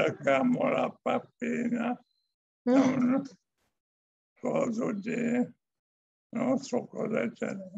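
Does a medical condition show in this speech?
Yes: amyotrophic lateral sclerosis; still speaks.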